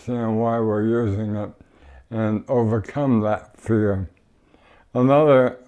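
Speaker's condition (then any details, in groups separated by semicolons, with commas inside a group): ALS; no tracheostomy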